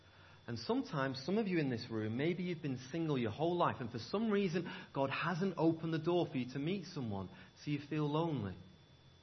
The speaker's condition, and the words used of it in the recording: None; typical speech.